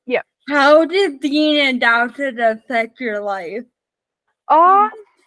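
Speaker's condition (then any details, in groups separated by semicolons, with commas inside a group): Spastic cerebral palsy, mixed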